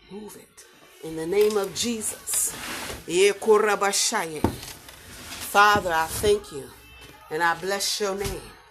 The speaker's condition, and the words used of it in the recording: None; typical speech.